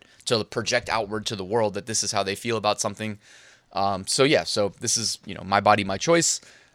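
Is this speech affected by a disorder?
No.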